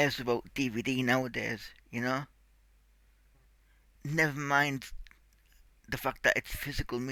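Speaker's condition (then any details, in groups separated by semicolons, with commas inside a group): Cerebral palsy; tight muscles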